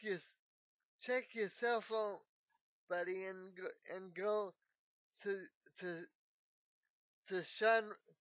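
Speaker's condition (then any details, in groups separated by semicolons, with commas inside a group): Cerebral palsy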